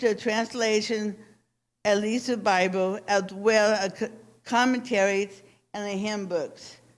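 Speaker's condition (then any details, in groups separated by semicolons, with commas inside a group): Cerebral palsy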